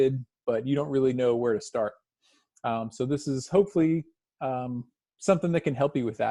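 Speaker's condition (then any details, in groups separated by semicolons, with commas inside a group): No condition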